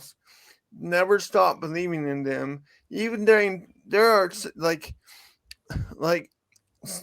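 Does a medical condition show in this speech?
Yes: cerebral palsy; from birth.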